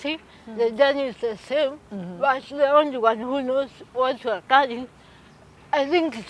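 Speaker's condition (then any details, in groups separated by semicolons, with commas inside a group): Cerebral palsy; from birth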